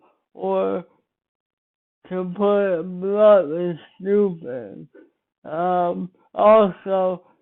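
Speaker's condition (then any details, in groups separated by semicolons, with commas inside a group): Speech impairment after birth surgery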